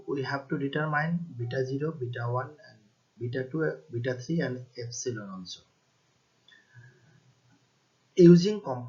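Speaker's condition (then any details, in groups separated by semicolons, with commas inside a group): No condition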